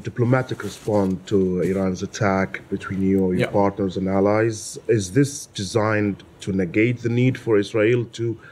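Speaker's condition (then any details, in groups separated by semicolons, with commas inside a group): No condition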